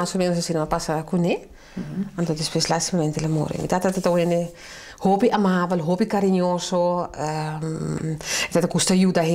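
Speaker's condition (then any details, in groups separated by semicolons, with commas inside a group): No condition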